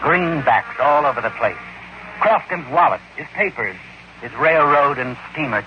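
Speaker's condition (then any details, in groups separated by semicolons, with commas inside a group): No condition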